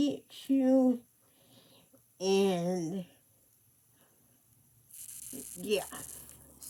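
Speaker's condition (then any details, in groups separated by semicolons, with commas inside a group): Cerebral palsy; speech affected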